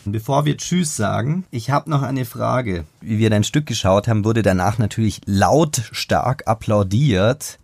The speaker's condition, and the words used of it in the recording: None; typical speech.